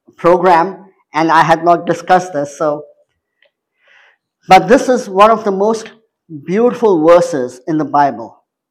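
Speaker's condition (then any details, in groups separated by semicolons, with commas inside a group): Cleft palate; major speech impediments since childhood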